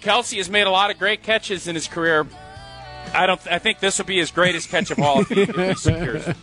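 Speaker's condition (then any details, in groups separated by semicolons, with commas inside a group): No condition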